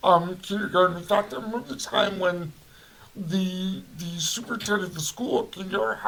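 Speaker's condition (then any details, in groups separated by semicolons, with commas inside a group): Cerebral palsy; voice affected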